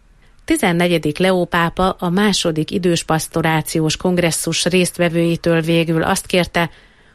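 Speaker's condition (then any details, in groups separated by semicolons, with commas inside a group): No condition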